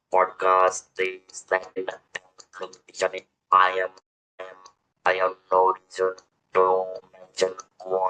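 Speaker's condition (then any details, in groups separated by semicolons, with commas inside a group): Throat cancer, electrolarynx user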